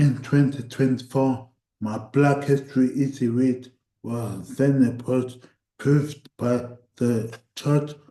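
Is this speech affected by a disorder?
Yes: cerebral palsy; voice tires at times.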